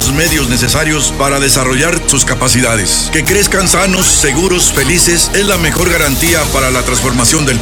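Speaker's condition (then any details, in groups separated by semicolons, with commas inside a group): No condition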